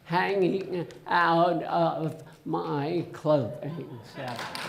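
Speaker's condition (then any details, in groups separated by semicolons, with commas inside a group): Essential tremor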